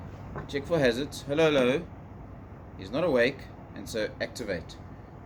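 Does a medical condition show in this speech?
No.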